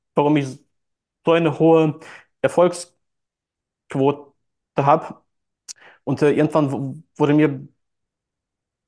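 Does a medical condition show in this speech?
Yes: stuttering; since childhood, hard in childhood, youth, school and nearly all speaking situations; compensates by outsourcing phone calls, social media and texting, speaks on stage; speech hangs at times, part-word repetitions; here repeated sounds, prolonged sounds, blocks.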